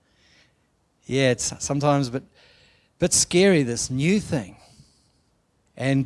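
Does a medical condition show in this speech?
No.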